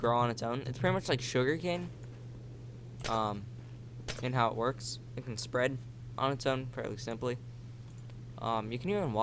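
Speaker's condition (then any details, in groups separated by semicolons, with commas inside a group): No condition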